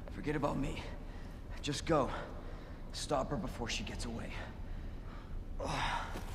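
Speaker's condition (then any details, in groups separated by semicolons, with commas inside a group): No condition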